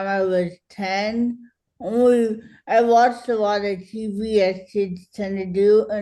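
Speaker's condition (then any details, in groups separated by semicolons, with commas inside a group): Cerebral palsy; speech harder to understand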